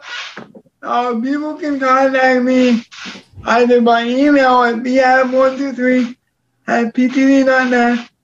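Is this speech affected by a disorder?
Yes: cerebral palsy; full-time aide at school.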